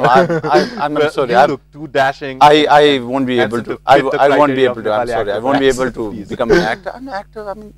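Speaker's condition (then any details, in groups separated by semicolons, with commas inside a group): No condition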